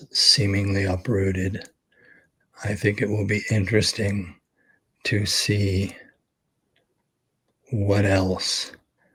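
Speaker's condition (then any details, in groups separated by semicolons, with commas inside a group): ALS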